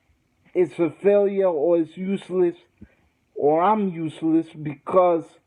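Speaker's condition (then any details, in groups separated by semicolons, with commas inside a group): Cerebral palsy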